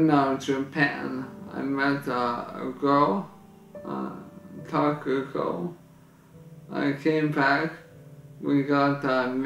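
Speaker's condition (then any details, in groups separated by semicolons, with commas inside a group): ALS; onset in finger, slightly bent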